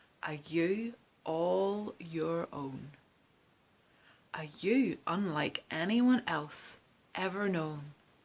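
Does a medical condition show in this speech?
No.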